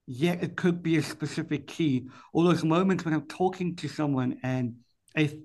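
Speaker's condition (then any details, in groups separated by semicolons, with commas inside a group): Cleft palate; speech impediment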